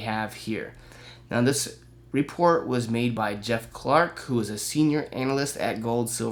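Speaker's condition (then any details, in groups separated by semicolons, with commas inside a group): No condition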